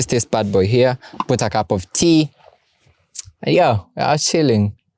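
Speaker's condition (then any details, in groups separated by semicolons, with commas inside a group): No condition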